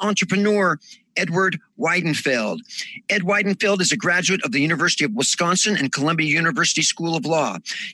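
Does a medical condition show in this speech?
No.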